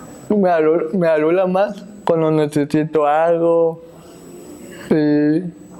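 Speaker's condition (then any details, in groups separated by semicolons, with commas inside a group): Cerebral palsy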